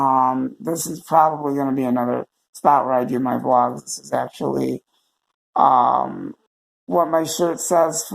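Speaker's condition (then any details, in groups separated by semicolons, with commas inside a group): Cerebral palsy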